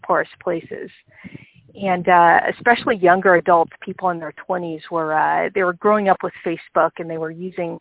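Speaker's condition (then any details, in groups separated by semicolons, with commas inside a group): No condition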